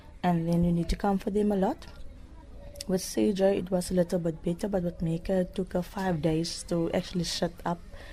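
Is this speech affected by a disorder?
No.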